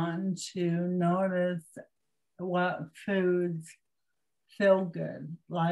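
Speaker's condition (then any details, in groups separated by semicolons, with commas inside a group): Cerebral palsy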